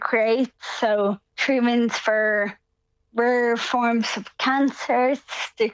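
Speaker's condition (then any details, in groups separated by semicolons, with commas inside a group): Friedreich's ataxia; rare neurological disorder, only existing treatment sky clarys not yet available in Ireland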